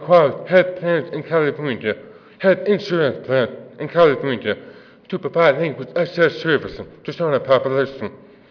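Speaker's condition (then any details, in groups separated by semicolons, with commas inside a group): Deafness; works with interpreters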